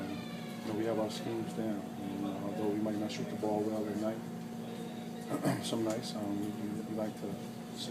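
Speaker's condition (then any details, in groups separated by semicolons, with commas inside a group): No condition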